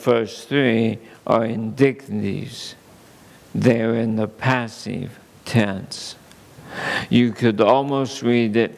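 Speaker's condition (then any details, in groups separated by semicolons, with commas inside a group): ALS; under neurologist care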